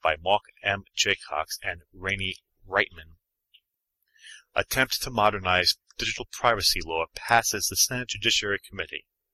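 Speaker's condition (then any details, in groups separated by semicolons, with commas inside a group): No condition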